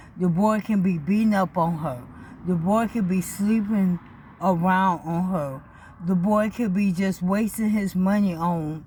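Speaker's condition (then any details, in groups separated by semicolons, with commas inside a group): ALS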